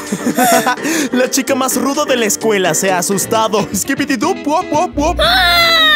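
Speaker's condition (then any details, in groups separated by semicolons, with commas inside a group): No condition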